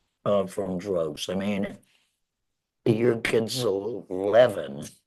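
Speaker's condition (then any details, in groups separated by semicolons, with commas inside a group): Laryngectomy; laryngectomy after throat cancer, larynx removed, neck stoma; 11 years since surgery; lost natural voice, talking hard, strains voice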